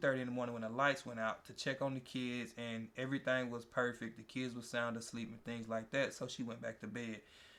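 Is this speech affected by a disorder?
No.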